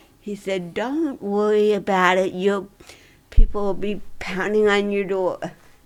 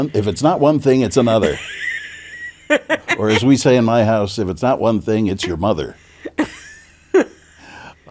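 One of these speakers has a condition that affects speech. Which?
The first: cerebral palsy.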